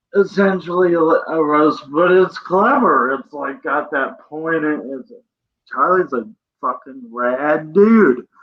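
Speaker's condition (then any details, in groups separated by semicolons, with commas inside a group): Cerebral palsy; present from birth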